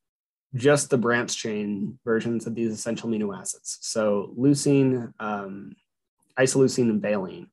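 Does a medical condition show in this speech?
No.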